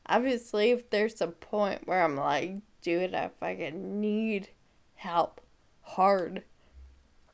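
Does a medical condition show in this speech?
Yes: Friedreich's ataxia; wheelchair user.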